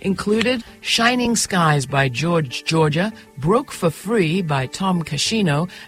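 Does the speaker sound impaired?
No.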